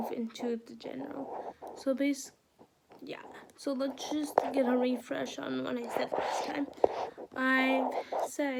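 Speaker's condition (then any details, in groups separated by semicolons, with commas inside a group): Cerebral palsy; sometimes stutters, forgets words, used breathing device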